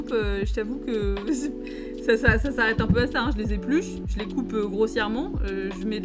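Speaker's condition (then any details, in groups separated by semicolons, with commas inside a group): No condition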